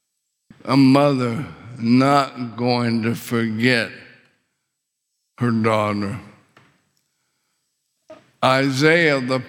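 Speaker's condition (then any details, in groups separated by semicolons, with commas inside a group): ALS; couldn't breathe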